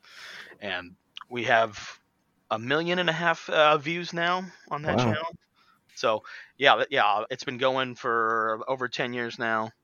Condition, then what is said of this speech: Stuttering. I have a speech impediment, a stutter, but it's a lot of this live performing and like the rapping and the breath control has helped with that.